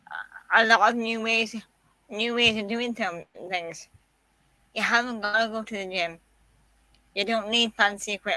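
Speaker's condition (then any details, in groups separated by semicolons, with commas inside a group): Quadriplegic cerebral palsy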